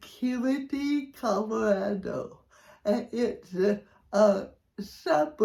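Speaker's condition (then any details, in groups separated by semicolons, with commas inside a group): Cerebral palsy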